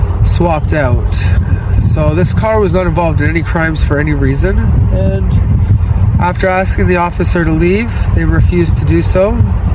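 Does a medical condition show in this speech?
No.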